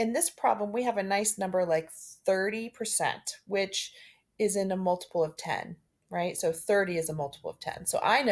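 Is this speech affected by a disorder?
No.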